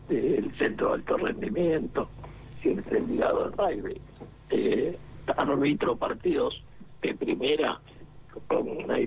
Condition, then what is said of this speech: Laryngectomy. Y lo tenemos, después de un cáncer de laringe, hablando sin sistema de ayuda aquí en el aire de Radio Provincia.